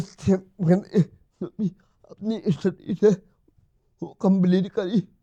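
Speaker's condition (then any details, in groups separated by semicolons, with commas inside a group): Cerebral palsy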